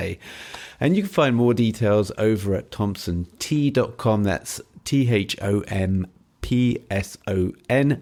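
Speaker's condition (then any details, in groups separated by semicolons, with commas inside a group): No condition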